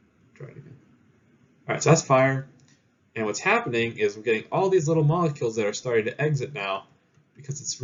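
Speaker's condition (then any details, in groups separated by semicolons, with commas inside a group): No condition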